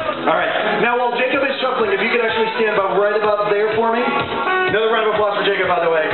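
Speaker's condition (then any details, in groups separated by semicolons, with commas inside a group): No condition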